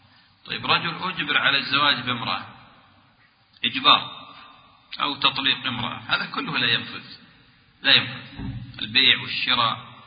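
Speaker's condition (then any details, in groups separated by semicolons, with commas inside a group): No condition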